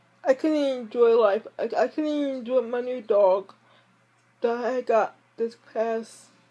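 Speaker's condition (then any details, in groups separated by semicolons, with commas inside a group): Speech impairment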